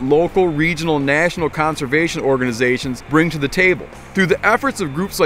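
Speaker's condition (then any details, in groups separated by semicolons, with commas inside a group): No condition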